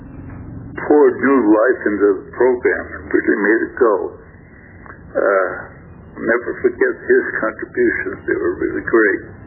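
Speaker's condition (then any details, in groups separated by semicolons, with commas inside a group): Stroke affecting throat muscles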